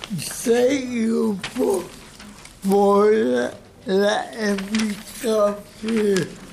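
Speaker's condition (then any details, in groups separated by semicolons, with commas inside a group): Cerebral palsy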